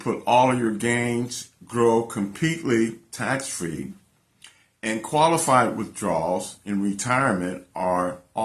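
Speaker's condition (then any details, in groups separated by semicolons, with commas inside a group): No condition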